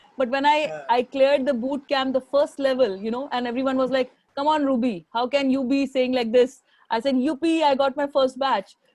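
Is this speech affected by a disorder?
No.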